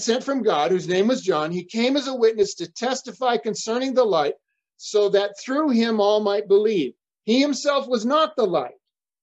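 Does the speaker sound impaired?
No.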